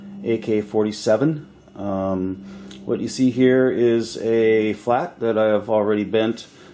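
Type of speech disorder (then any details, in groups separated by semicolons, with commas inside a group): None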